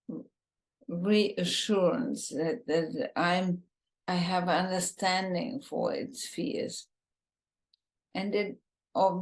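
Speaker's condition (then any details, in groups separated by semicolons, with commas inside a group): ALS, bulbar form, bulbar onset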